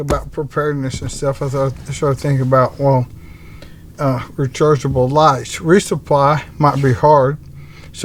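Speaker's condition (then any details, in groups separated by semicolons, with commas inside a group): ALS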